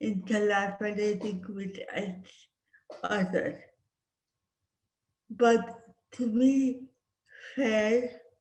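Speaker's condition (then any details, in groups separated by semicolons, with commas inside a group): Cerebral palsy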